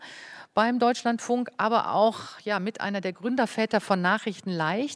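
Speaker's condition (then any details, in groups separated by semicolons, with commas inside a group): No condition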